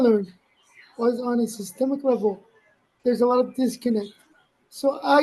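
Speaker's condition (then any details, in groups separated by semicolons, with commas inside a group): Cerebral palsy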